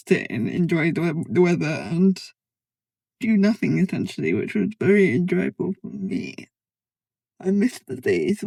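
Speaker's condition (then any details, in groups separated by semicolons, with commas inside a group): Cerebral palsy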